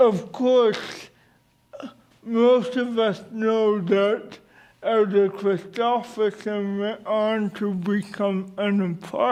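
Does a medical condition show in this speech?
Yes: cerebral palsy.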